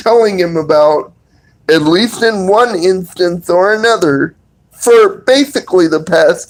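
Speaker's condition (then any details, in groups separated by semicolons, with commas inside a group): Cerebral palsy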